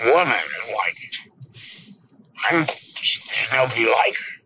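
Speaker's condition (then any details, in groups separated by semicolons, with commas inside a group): Laryngectomy; esophageal speech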